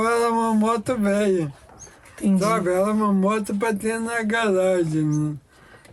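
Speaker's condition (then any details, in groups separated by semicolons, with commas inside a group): Amyotrophic lateral sclerosis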